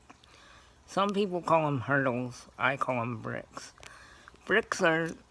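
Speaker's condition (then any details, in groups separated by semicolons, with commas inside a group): Cerebral palsy; scoliosis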